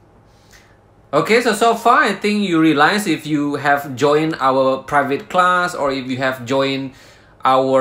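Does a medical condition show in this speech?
No.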